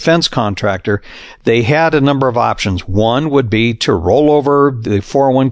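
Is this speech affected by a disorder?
No.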